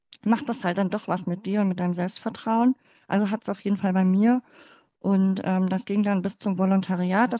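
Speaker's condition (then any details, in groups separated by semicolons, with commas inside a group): Cleft palate; congenital, born in former GDR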